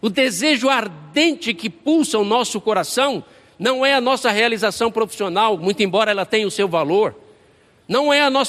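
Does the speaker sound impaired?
No.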